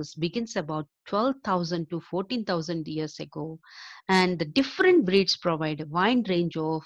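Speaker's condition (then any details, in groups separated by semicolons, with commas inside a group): No condition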